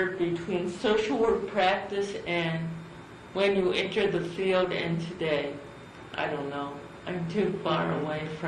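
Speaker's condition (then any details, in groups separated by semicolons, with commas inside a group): Cerebral palsy; from birth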